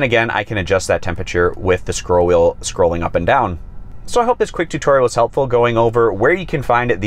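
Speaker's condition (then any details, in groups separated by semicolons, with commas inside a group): No condition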